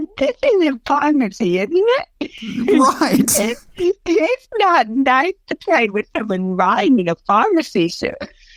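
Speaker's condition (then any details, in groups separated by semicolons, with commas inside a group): Cerebral palsy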